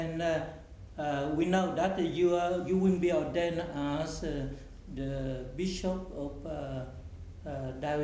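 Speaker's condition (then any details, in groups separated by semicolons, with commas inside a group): No condition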